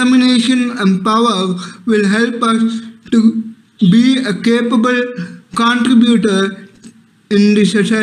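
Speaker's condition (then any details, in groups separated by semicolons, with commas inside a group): Cerebral palsy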